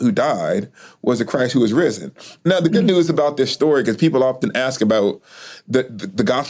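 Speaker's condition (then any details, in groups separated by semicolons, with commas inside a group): No condition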